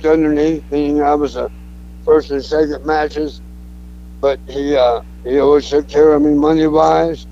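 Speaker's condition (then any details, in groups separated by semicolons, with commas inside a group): Throat cancer; cancer survivor, alive and well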